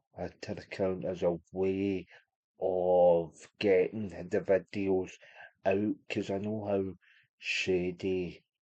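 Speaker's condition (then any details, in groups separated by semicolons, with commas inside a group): Cerebral palsy; unable to walk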